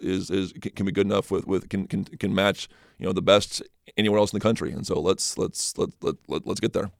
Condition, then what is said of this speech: Stuttering. And so I think just the detailed approach and preparation is one thing I've done that has helped me to kind of combat the stuttering issue.